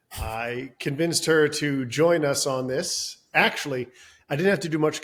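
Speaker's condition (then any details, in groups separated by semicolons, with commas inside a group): No condition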